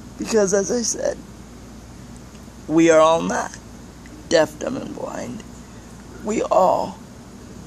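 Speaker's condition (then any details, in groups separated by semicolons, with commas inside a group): Cerebral palsy; lifelong, wheelchair user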